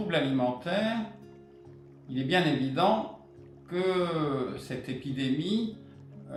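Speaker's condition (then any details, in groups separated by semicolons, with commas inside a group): No condition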